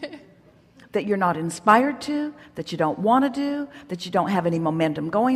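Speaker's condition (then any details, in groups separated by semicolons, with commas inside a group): No condition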